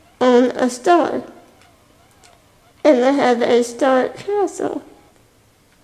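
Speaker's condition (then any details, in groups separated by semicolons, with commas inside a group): Spinal muscular atrophy type 2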